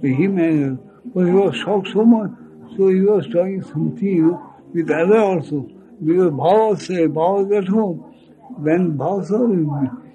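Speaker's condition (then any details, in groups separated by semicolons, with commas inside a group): Speech loss after head injury; heavy speech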